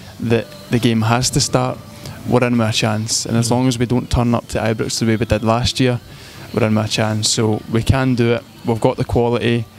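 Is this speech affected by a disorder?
No.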